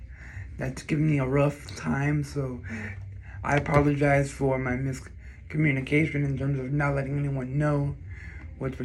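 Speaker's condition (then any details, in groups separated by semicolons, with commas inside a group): Cerebral palsy; left hand weaker, affects coordination, balance, gross motor movement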